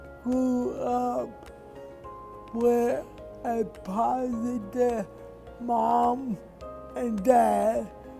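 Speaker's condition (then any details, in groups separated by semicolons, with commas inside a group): Cerebral palsy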